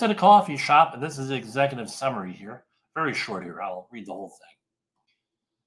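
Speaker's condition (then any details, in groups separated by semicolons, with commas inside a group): Bilateral cleft lip and palate; childhood trouble using straws due to mouth anatomy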